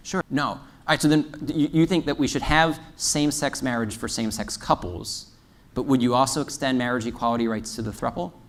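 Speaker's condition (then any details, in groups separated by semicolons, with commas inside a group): No condition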